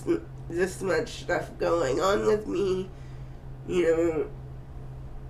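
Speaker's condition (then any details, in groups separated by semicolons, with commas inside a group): Cerebral palsy; first word not said quite right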